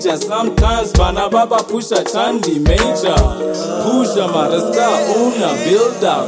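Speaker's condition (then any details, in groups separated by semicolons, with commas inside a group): No condition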